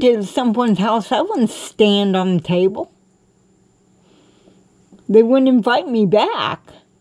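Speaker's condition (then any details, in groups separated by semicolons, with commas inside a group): Cerebral palsy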